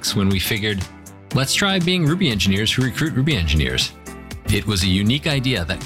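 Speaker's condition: No condition

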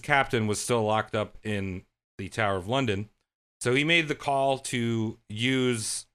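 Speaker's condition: No condition

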